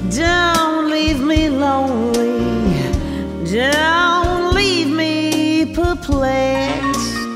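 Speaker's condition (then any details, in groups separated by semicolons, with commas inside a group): No condition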